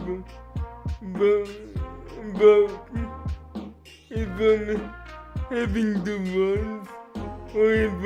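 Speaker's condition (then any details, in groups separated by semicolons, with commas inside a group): Cerebral palsy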